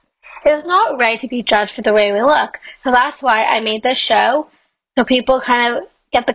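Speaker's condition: Down syndrome; age 21

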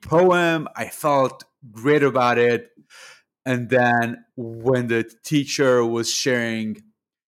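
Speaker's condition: Stuttering; stutter since birth, neurological basis, speech therapists in Lebanon childhood to teens, psychologist at 16-17; stutter much worse before, affects only speaking, not reading or writing, long avoided speaking; prolonged sounds

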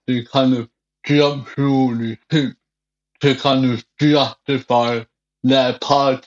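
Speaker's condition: Cerebral palsy; cannot drink from a glass, uses a straw

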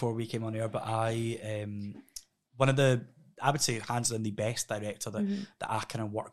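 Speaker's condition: No condition

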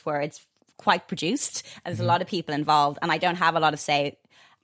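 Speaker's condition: No condition

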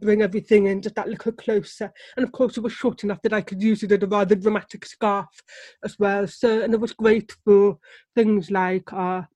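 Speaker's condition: Deafness; relies on lip reading

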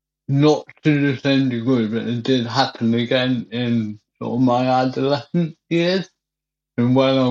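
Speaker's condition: Cerebral palsy; birth complications, breathing stopped, cesarean, incubator, walked fine until 5, then physiotherapy, walking frame, wheelchair; sometimes mistaken for drunk or on drugs, cannot drink from glass, uses straw, blowing breathalyzer hard

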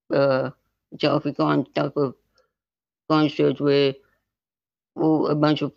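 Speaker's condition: Spinal muscular atrophy type 2; progressive muscle wasting

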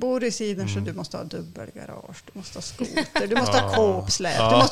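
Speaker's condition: No condition

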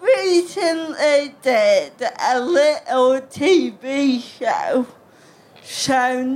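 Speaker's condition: Cerebral palsy; voice described by speaker as cute

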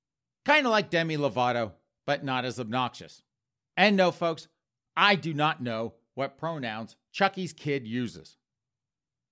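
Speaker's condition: No condition

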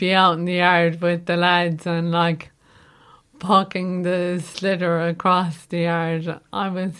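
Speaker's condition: Motor neuron disease; recently diagnosed, mobility lost, no use of hands, balance gone when walking; voice affected, voice among everyday things no longer managed

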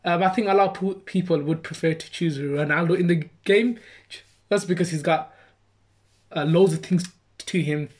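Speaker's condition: Stammer; stammer since childhood, mocked and imitated by other kids from primary school; age 26, saying own name takes a long time; struggles saying own name, stammers less with put-on Birmingham accent or exaggerated speech; repeated sounds, prolonged sounds

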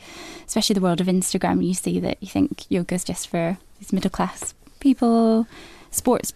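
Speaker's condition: No condition

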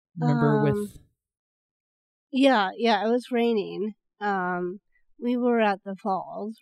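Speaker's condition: Down syndrome; present since birth

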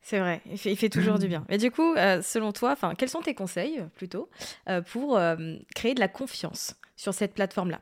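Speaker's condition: No condition

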